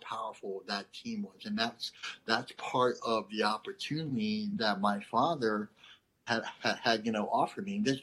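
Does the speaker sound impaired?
Yes: cleft lip and palate; lisp.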